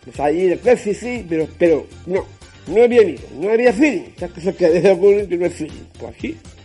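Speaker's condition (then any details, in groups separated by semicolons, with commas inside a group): Down syndrome; genetic disorder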